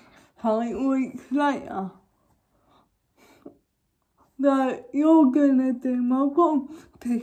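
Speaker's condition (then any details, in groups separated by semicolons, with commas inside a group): Cerebral palsy; uses feeding aid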